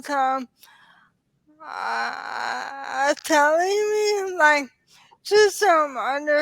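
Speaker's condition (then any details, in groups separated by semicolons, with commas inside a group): ALS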